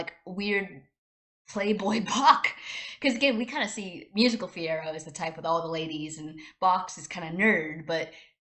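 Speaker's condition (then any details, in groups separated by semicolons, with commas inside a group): No condition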